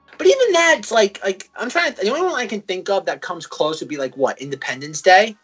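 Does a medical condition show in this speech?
No.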